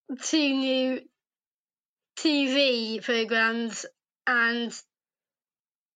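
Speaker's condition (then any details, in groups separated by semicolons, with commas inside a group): Down syndrome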